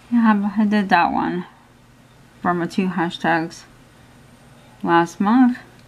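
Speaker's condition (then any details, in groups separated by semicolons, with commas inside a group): Cerebral palsy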